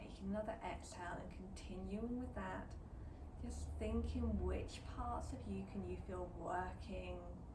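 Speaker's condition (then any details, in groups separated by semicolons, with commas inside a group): No condition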